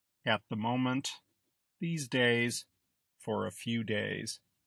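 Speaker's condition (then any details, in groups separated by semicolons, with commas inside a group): No condition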